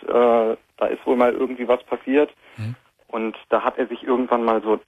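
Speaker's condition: No condition

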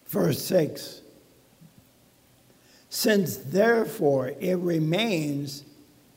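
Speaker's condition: ALS; talking funny

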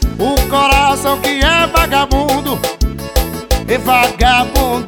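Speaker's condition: No condition

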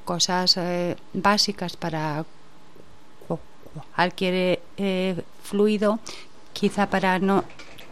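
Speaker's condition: Stuttering; blocks

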